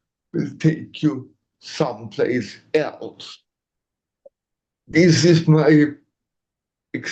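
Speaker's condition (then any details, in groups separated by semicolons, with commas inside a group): Cerebral palsy; from birth, abnormal birth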